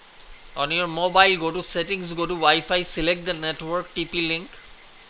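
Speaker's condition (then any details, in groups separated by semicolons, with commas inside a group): No condition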